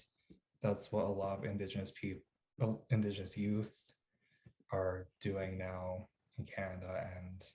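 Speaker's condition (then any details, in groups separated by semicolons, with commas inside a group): No condition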